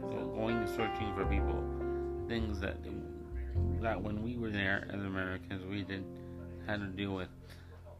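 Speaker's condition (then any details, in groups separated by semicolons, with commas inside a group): Cerebral palsy; pre-op sedatives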